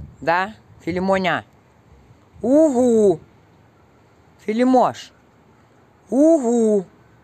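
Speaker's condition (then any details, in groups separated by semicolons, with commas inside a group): No condition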